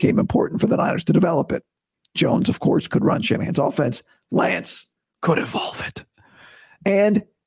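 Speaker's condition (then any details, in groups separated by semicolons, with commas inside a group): Vocal cord surgery recovery; recovering from vocal cord surgery, starting vocal coach physical therapy today, doctor approves talking; voice still sounds bad to new listeners, best in two weeks, talking painless, not yet back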